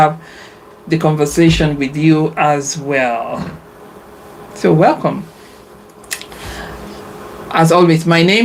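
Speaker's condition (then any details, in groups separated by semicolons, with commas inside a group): No condition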